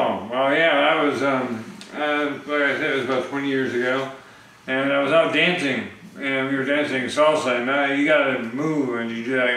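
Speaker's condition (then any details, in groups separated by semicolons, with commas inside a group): Young-onset Parkinson's disease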